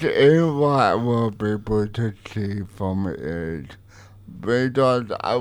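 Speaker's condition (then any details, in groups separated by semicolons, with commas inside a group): Cerebral palsy; partly voiced, partly typed audio on light writer communication device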